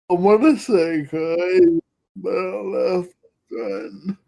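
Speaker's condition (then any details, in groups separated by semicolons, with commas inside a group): Friedreich's ataxia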